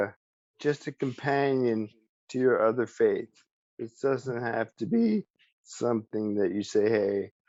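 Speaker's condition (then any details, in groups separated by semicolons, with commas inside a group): ALS; speech still preserved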